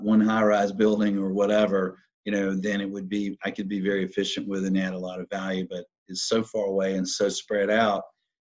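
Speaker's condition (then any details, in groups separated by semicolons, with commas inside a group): No condition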